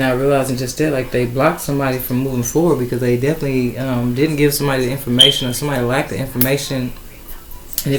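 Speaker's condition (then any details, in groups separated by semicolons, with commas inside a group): No condition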